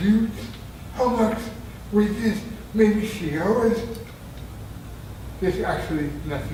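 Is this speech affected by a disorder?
Yes: traumatic brain injury; near-fatal injury.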